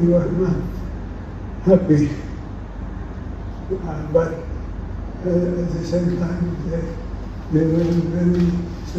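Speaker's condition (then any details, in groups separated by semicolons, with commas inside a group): Parkinson's; diagnosed 13 years ago, age 75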